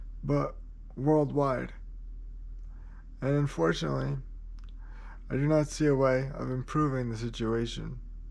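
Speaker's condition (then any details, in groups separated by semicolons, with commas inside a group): Cerebral palsy, spastic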